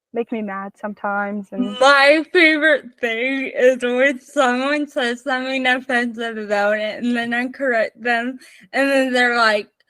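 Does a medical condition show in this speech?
Yes: spastic cerebral palsy, mixed.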